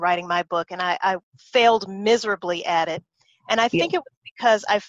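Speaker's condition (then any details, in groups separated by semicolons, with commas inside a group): No condition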